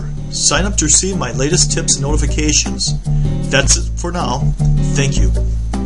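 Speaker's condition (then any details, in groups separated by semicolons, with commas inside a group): No condition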